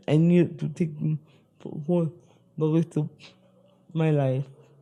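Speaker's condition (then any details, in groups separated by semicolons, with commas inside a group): Spastic cerebral palsy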